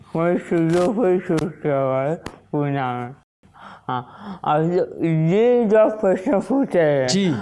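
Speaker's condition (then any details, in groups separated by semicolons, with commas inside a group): Wilson's disease; onset at age 16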